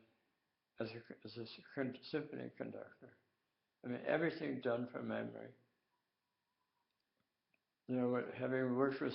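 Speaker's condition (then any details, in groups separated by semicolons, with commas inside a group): Tongue cancer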